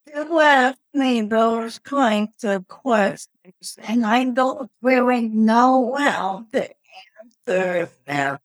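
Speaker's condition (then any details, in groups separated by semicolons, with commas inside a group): Cerebral palsy; born premature at about 3 pounds, brain freeze at 3 days old, wheelchair user, physical therapy; could not speak early, no babbling, went straight to 4-year-old vocabulary, speech therapy in public school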